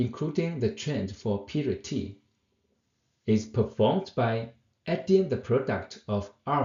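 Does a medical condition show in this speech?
No.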